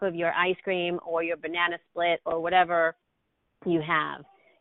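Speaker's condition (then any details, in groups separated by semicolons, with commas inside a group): No condition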